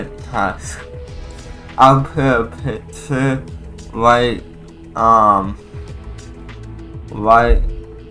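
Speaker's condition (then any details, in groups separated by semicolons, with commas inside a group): Cerebral palsy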